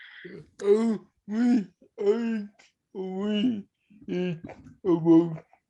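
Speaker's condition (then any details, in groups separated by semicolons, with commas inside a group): Cerebral palsy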